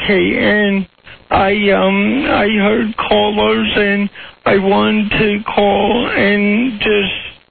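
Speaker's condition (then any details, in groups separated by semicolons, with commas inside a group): Cerebral palsy; speech impediment noted by audience member, voice sounds typical of cerebral palsy to hosts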